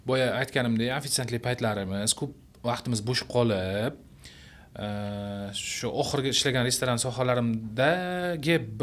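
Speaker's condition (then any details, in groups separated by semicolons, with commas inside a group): No condition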